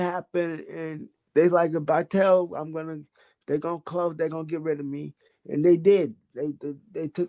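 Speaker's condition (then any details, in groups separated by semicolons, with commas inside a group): Cerebral palsy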